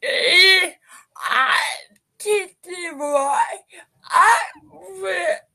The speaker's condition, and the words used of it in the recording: Cerebral palsy. Didn't know that you had a limiting speaking ability, because when we talk over Facebook, we just go at it.